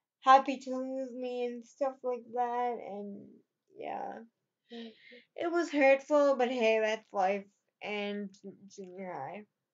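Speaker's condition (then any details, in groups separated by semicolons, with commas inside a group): Cerebral palsy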